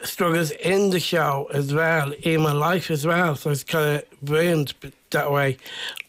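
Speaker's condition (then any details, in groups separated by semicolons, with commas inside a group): Down syndrome; then speech and drama training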